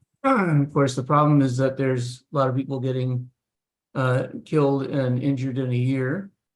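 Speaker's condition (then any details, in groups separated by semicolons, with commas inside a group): No condition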